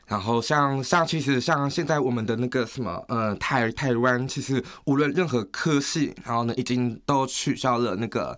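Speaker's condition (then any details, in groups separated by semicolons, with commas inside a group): Severe hearing loss, cochlear implant; progressive hearing loss from kindergarten, very severe by first year of high school; very clear expression, no sense of communication disorder per host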